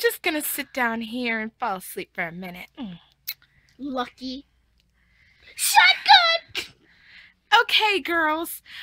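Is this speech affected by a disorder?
No.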